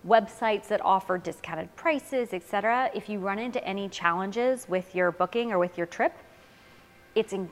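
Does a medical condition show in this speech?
No.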